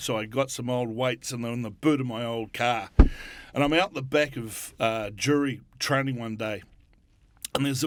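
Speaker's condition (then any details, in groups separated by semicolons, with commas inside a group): No condition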